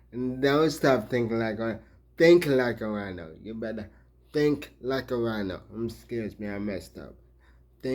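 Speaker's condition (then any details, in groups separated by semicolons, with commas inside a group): Traumatic brain injury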